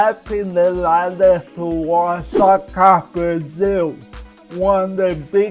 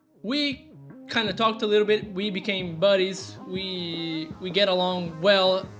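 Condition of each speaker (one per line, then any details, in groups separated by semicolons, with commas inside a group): Cerebral palsy; lack of oxygen at birth, fine motor impairment, cannot handwrite
No condition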